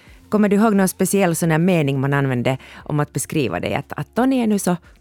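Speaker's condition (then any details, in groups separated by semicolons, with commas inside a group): No condition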